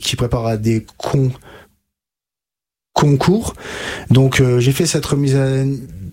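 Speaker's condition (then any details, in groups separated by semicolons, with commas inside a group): Stuttering; onset age 5-6, untreated in childhood, severe until 20, stuttering-specialist therapist Catherine Daubier, Nancy, from 20; age 33, about 28 years since onset, improved after years of therapy, uses fluency techniques; blocks and repetitions now, formerly blocked in every sentence, froze unable to read aloud; repeated sounds, blocks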